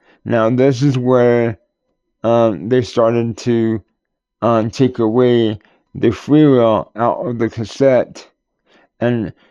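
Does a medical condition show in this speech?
Yes: cerebral palsy; tends to mess up words.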